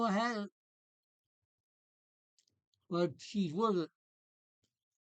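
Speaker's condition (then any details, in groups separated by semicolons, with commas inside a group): Parkinson's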